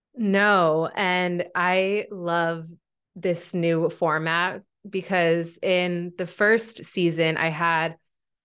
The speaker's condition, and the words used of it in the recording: Stuttering. And then there's other times where I'm having just a really disfluent day.